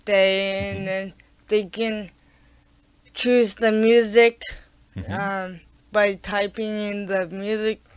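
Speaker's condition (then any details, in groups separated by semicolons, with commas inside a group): Cerebral palsy; born premature; talking is a struggle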